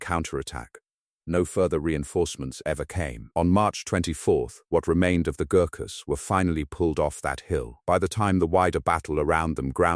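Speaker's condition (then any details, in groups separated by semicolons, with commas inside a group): No condition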